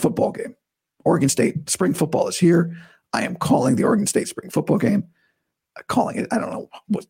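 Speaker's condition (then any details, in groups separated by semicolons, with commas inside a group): Vocal cord surgery recovery; talking painless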